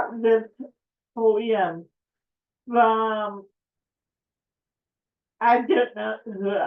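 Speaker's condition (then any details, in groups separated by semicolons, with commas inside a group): Cerebral palsy; affects speech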